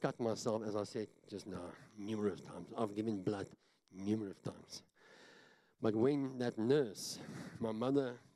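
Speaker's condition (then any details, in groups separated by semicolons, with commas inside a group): Cleft palate; talks funny, self-described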